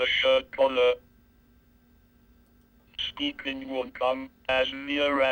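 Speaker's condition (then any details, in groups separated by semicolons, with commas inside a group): Cerebral palsy, speech-generating device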